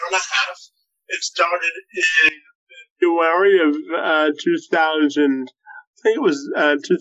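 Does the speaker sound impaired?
Yes: cerebral palsy, spastic quadriplegia.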